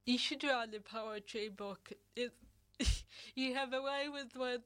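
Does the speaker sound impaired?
Yes: cerebral palsy; present from birth.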